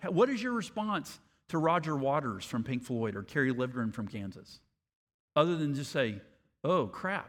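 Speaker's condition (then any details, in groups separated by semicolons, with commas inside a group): No condition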